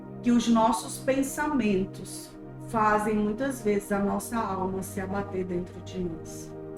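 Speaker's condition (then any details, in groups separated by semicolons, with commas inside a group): No condition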